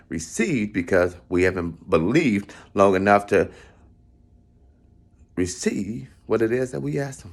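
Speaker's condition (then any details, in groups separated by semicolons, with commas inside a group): No condition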